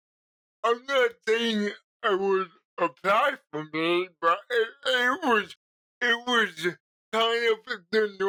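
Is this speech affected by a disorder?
Yes: cerebral palsy.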